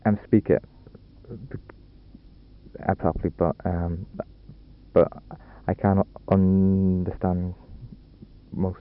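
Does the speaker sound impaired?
Yes: stammer; no family history, first in family; first speech therapy, first experience of it; normally not all that bad, worse in small room with tape recorder; here prolonged sounds, blocks.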